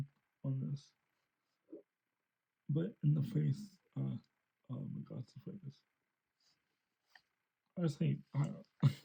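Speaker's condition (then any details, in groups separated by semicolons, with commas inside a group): Cerebral palsy; since birth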